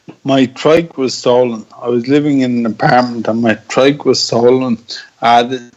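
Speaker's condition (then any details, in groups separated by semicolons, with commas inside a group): Ataxia; Friedreich's type, balance affected; diagnosed about five years ago, symptomatic since teens; speech affected, must concentrate to speak clearly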